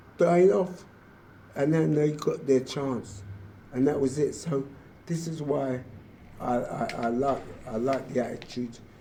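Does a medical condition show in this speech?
Yes: motor neurone disease; affects muscles and nervous system.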